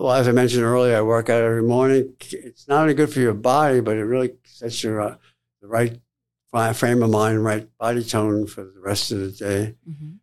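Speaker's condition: Tongue cancer surgery; survivor after tongue surgery

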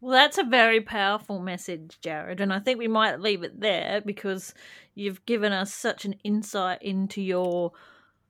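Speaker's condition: No condition

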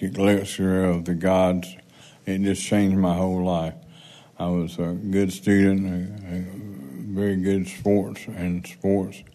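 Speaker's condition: Parkinson's

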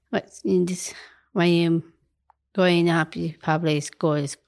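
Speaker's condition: Down syndrome; adult woman

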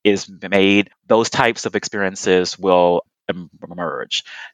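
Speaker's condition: Stuttering; stuttering since childhood, no speech therapy kindergarten through 12th grade; still a person who stutters; stuttering looks and sounds different now than in childhood, trying harder worsened it, concealed when younger; prolonged sounds

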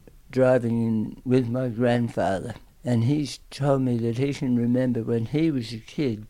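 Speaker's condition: Tongue cancer; aggressive tongue cancer

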